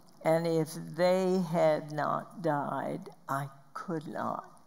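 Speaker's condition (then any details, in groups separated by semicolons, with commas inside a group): Spasmodic dysphonia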